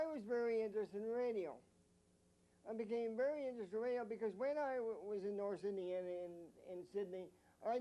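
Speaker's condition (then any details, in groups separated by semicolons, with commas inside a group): Mild cerebral palsy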